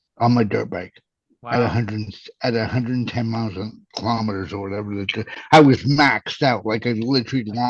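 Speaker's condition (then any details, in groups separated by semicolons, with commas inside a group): Cerebral palsy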